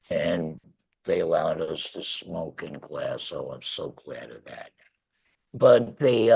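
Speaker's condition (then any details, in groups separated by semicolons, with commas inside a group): Laryngectomy; 11 years since surgery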